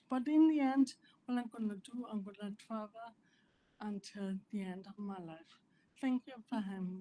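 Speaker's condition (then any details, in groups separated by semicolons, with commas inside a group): Primary lateral sclerosis; spasticity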